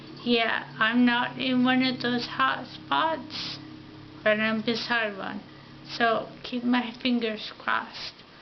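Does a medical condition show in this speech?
Yes: ataxia.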